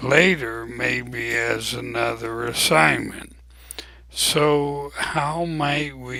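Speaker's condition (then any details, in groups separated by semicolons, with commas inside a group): ALS; abnormally slow voice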